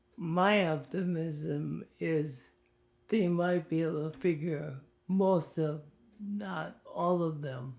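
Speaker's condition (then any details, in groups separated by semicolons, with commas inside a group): ALS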